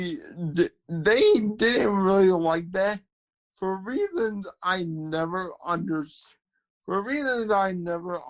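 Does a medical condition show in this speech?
Yes: cerebral palsy, spastic quadriplegia.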